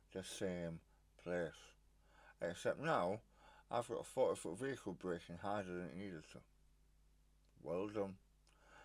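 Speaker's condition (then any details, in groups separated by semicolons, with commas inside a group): Stage 4 tongue cancer, hemiglossectomy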